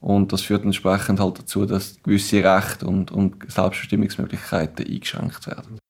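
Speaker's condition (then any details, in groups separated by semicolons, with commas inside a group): No condition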